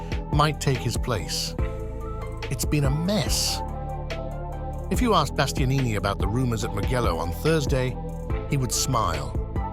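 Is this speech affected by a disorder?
No.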